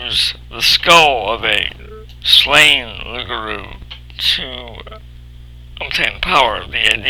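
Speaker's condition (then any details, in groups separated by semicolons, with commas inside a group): Cerebral palsy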